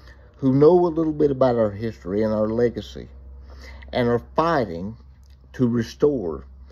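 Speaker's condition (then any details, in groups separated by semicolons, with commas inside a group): Cerebral palsy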